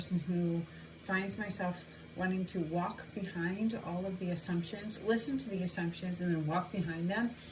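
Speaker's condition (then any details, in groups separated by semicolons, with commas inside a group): No condition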